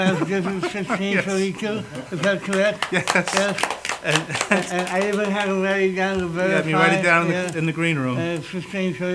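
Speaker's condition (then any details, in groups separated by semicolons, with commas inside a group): Cerebral palsy; present from birth; able to talk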